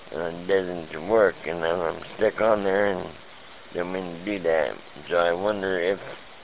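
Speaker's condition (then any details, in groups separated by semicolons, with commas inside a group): Speech impediment; hard for listeners with hearing impediments to understand unless careful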